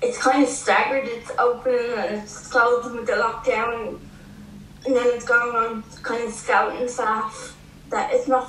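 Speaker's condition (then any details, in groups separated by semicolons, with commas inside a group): Cerebral palsy; cerebral palsy from birth, brain damage, mainly affects movement, intellect unaffected, lifelong power wheelchair user; ongoing physiotherapy, occupational therapy and seating support; clear as crystal conversation-wise, controls TV and lights by voice, types fairly well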